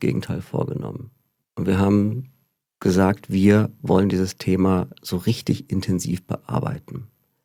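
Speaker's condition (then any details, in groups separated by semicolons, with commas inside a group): No condition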